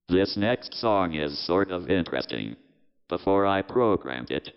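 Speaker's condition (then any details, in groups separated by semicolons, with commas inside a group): Cerebral palsy, speech-generating device; cerebral palsy diagnosed at age 4, brain injury to cerebellum, cannot walk, uses wheelchair; uses speech software to talk and sing; own speech hard to understand, talks and sings through speech software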